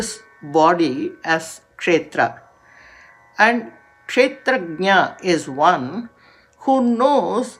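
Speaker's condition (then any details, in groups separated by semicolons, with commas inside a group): No condition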